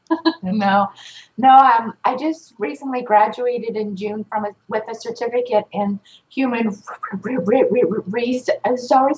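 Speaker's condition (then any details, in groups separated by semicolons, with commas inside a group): Stuttering; onset age 3 or 4, therapy before school, mild elementary, severe high school, formerly covert; accepts stuttering, refuses avoidance techniques, support groups since early 20s, NSA conferences; repeated sounds, prolonged sounds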